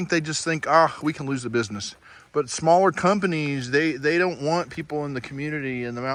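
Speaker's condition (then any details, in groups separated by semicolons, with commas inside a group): No condition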